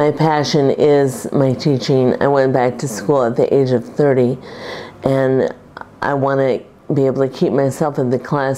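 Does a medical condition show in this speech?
Yes: primary lateral sclerosis; speech.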